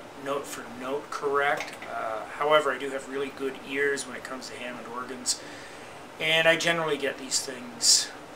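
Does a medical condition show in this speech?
No.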